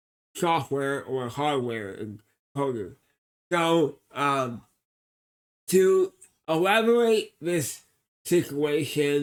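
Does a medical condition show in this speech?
Yes: cerebral palsy.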